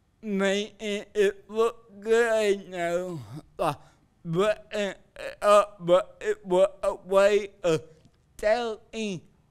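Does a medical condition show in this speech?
Yes: cerebral palsy.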